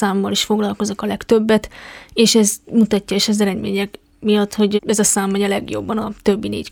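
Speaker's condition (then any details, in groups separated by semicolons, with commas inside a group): Deafness; congenital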